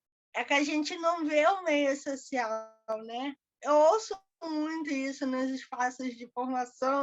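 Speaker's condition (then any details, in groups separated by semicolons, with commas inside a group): Cerebral palsy; diagnosed at about one year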